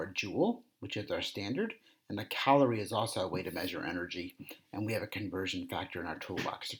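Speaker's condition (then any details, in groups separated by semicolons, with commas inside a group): No condition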